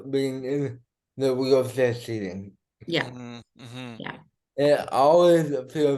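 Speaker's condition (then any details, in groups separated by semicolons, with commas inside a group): Cerebral palsy; diagnosed at about two months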